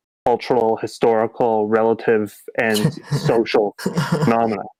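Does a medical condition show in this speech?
No.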